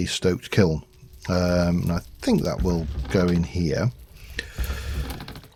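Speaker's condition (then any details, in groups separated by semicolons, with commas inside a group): No condition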